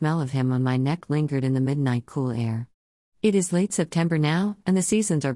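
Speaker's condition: No condition

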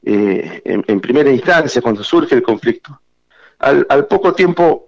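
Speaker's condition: No condition

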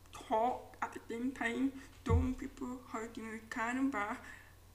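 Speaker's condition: Profound deafness; struggled with hearing before implant

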